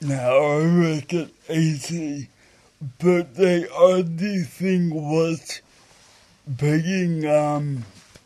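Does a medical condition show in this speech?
Yes: stroke with aphasia; acquired brain injury from stroke, disability mostly in brain controlling muscles, balance issues, walks funny; talks funny, a bit of aphasia, thinking fine.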